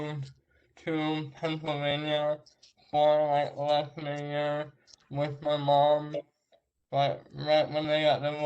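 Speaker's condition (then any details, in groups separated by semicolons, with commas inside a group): Traumatic brain injury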